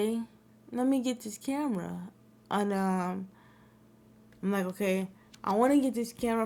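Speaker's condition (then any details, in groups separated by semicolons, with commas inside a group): Cerebral palsy; wheelchair user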